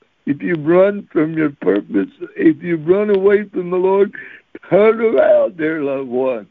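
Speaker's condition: Cerebral palsy; since birth

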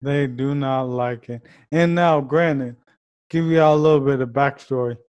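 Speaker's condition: ALS

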